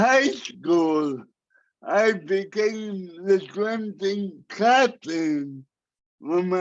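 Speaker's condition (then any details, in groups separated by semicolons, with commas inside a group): Cerebral palsy; prenatal drug and alcohol exposure, learning disabilities; talks despite predictions he might never talk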